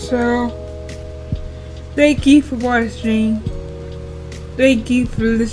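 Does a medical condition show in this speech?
Yes: cerebral palsy; wheelchair user.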